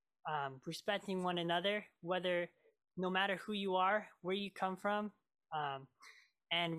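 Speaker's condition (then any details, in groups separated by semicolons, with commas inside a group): Cleft lip and palate; many childhood surgeries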